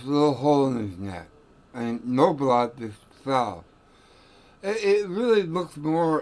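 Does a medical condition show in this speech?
Yes: tongue cancer.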